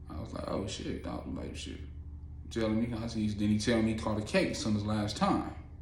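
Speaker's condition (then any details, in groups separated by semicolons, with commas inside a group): No condition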